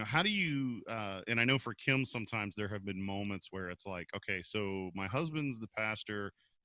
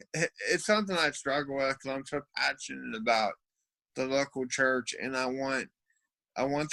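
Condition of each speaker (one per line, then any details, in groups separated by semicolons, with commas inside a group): No condition
Cerebral palsy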